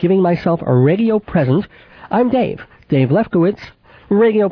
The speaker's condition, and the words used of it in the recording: Cleft palate. As I've been told, I still have a bit of a lisp, or as speech people call it, a sibilant S.